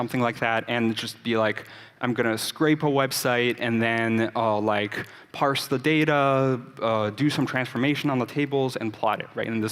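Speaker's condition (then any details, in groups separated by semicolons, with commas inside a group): No condition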